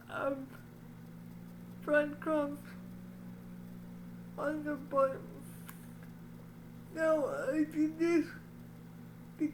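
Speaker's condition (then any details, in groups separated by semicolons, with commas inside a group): Cerebral palsy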